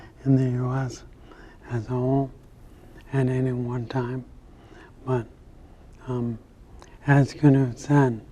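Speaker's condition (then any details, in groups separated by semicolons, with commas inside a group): ALS; about 10 years after onset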